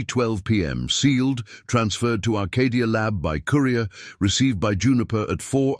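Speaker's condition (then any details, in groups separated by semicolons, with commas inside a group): No condition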